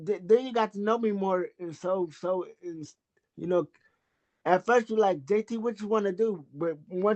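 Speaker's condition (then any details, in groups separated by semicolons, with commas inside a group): Cerebral palsy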